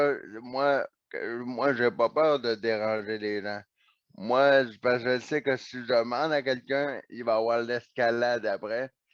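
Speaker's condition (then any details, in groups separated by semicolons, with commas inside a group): Neonatal cerebral palsy; oxygen loss at birth, operation at age 4, muscle atrophy; wheelchair after muscles tired and atrophied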